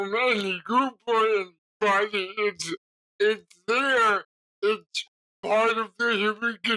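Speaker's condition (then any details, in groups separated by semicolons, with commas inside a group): Cerebral palsy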